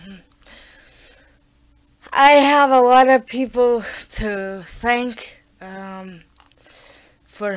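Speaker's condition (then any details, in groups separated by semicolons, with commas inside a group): Cerebral palsy; born premature; tried eye-gaze computer access; talking is a struggle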